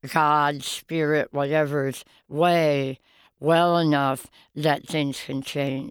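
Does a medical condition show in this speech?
Yes: oral cancer, half tongue removed, partial glossectomy; oral cancer under tongue, recurred as golf-ball tumor, half tongue and part jaw removed, radiation; survivor, about 25 years since diagnosis, failed hip graft, jaw bar loosened and removed.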